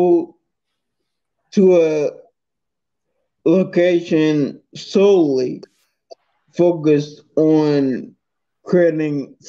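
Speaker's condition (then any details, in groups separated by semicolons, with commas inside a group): Multiple sclerosis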